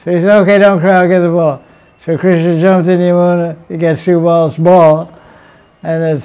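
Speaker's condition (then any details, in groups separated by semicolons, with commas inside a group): Deafness; reads translations aloud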